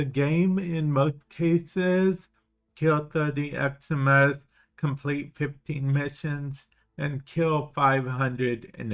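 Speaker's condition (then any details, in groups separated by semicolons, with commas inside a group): Cerebral palsy; affects speech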